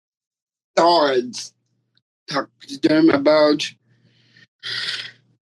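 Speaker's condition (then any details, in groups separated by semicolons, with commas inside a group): Down syndrome; a little hard to understand at first, voice sounds different from other artists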